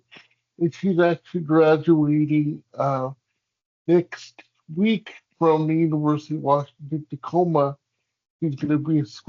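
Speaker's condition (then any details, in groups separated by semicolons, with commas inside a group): Cerebral palsy; hamstring releases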